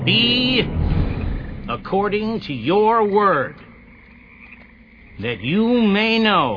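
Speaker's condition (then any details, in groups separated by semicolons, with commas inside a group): No condition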